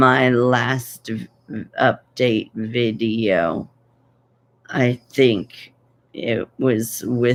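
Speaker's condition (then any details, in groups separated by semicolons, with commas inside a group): Essential tremor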